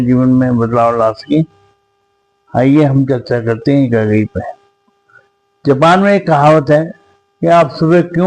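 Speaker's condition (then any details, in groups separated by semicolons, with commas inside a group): Cerebral palsy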